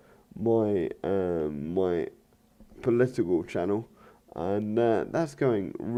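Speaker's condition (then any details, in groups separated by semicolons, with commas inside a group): Cerebral palsy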